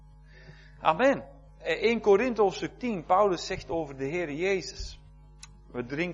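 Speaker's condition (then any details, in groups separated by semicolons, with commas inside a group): No condition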